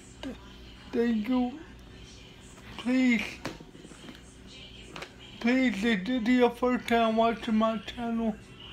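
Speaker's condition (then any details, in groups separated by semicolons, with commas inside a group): Cerebral palsy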